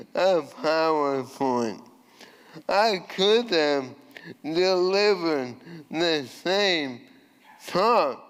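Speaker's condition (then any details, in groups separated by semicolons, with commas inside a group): ALS; voice changed from earlier resonant voice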